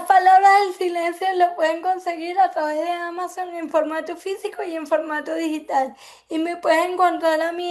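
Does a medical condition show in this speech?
Yes: cerebral palsy; from birth; affects speech.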